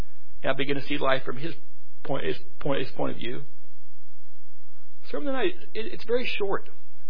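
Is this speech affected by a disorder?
Yes: stuttering; stuttering amount varies, heavy stuttering greatly lengthens speaking time; here repeated sounds, repeated words.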